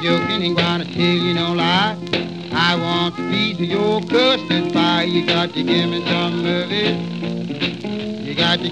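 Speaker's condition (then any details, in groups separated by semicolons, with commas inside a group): No condition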